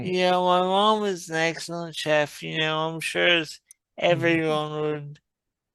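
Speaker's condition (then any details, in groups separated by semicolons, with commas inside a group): Traumatic brain injury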